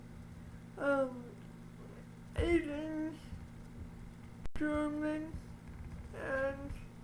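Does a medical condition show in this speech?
Yes: cerebral palsy.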